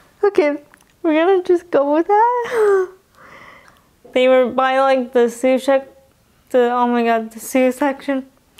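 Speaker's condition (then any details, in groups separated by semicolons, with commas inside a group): Cerebral palsy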